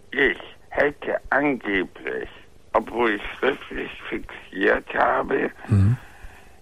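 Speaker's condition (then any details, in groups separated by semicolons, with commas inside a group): Floor of mouth cancer; found at yearly dental check, extensive operation, heavy blood loss, jaw affected, taste lost; operated last year, jaw rebuild with thigh tissue possible, major two-team operation; speaks differently, mostly understood, some words asked again, mute right after surgery, wrote notes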